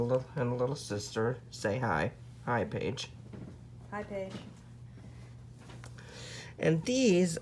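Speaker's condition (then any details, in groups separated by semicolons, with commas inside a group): No condition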